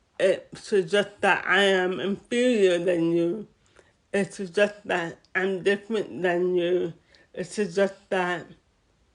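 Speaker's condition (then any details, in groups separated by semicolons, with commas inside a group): Cerebral palsy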